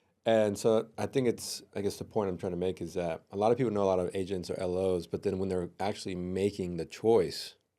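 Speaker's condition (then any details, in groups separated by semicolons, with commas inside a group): No condition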